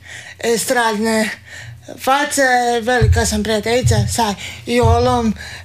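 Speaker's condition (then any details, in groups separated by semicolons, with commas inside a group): Cerebral palsy; wheelchair user, exercises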